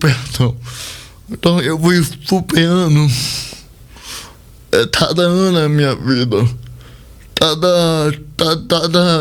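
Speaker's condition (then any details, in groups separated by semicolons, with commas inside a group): Cerebral palsy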